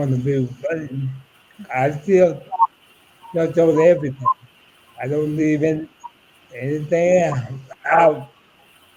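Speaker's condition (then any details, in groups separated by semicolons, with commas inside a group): ALS; about eight years since diagnosis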